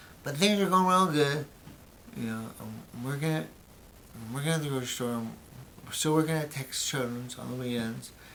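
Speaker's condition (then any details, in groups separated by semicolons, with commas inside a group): Brain injury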